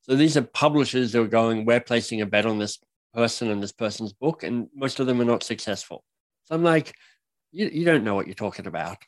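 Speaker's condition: Cleft lip and palate; speech impediment

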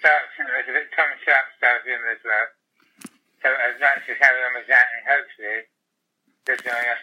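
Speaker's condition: Tongue cancer, glossectomy; most of tongue removed

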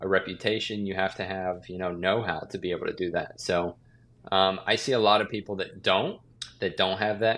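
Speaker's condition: No condition

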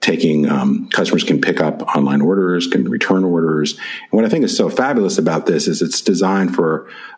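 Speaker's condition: No condition

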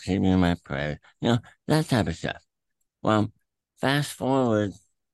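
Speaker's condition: Throat cancer, tumor through tongue, attached to epiglottis; throat cancer three times, radiation with molded mask, chemo, checkups at Erlanger Medical Center Chattanooga; voice affected by cancer, eating issues from tongue tumor, still talks at length

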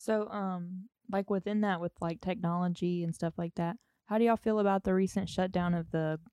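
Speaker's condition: No condition

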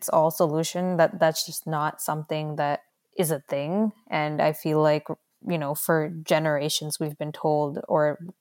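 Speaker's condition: No condition

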